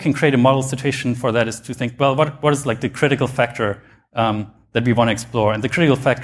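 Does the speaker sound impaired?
No.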